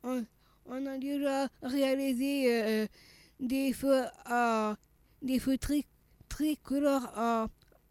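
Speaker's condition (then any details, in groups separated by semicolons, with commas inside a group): Down syndrome (trisomy 21); childhood speech therapy to tone tongue, swallowing problems, slowness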